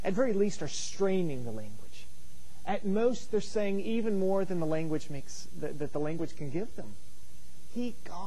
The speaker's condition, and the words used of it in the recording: None; typical speech.